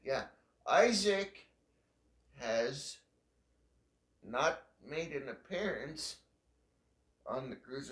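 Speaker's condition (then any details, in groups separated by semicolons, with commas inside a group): Cerebral palsy; present from birth, uses wheelchair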